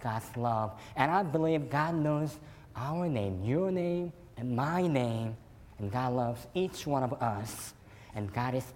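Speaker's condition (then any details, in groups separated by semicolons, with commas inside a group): Cleft lip and palate; fed formula and cow milk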